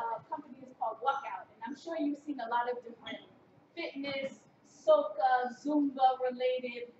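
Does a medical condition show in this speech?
No.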